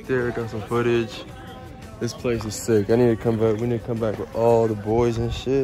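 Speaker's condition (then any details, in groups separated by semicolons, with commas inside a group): No condition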